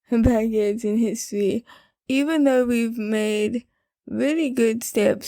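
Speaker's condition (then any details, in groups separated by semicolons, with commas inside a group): Cerebral palsy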